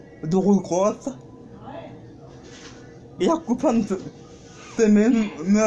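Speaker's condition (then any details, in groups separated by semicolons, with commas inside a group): Cerebral palsy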